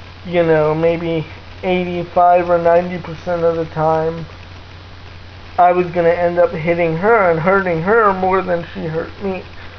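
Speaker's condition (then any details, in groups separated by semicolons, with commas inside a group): Cerebral palsy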